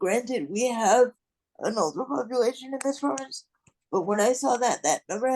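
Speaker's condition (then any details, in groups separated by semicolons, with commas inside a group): Cerebral palsy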